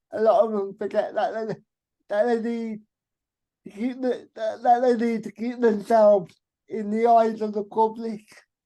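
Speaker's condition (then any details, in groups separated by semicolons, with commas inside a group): Cerebral palsy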